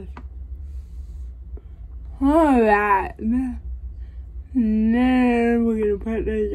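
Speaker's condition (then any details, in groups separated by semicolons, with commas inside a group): Cerebral palsy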